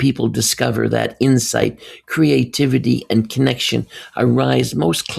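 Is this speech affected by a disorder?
No.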